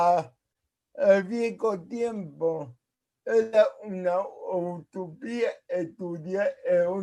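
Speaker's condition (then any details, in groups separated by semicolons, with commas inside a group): Cerebral palsy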